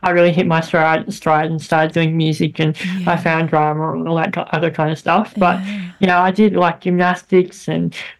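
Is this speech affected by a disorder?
Yes: bilateral cleft lip and palate; congenital, first operation at 3 months, many operations, braces before hip-to-mouth bone graft, throat operation, lifelong speech therapy; speech greatly improved after years of speech therapy; as child hard to understand, squeaky, very airy, nasal voice, speech hindered drama.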